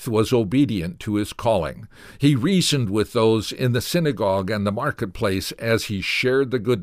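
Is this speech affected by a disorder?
No.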